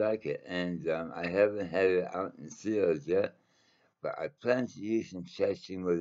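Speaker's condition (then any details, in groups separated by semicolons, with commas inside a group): Mouth cancer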